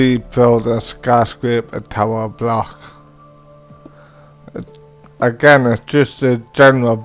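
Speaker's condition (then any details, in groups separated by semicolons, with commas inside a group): Cerebral ataxia; from birth, wheelchair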